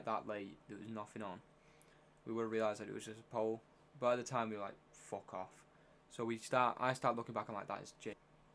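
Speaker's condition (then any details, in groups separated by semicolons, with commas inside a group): No condition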